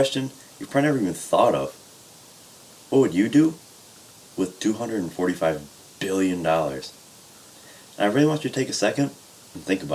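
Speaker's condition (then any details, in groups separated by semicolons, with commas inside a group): No condition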